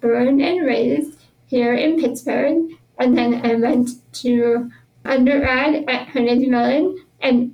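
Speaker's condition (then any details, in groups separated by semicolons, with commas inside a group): Spinal muscular atrophy; genetic progressive neuromuscular disease, born with it, all muscles weaker, never walked, power wheelchair since about age 2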